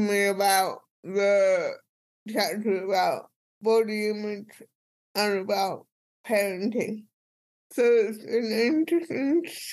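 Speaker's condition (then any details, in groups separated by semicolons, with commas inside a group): Cerebral palsy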